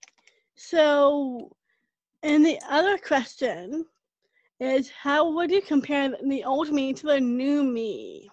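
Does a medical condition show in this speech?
Yes: Down syndrome; moyamoya, stroke, surgery by Dr. Smith at Boston Children's Hospital, another stroke; greatly recovered about 5 years after stroke and surgery; could not talk after stroke, speech and swallowing trouble after surgery, now speaking, progressed well.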